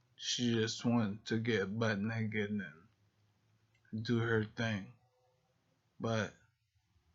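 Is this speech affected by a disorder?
Yes: multiple sclerosis.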